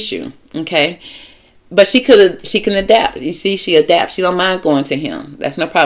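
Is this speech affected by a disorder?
No.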